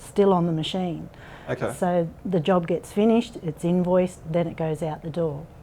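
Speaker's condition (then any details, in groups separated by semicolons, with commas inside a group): No condition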